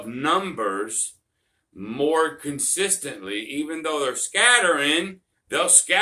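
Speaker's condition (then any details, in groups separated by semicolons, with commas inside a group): No condition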